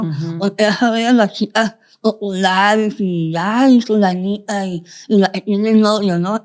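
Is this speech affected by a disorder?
Yes: Moebius syndrome, congenital; communication not easy, speech not expected at birth.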